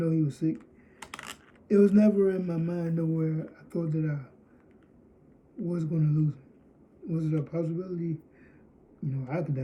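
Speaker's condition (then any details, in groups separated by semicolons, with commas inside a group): Cerebral palsy, spastic diplegia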